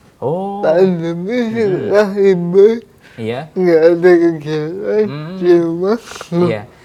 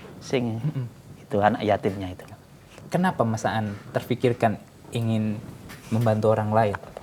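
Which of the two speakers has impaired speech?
The first: cerebral palsy; does not limit daily activities.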